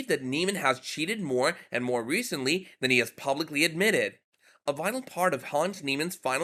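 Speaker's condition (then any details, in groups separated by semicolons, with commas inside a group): No condition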